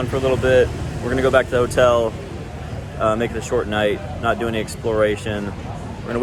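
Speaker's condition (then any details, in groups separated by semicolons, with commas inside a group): No condition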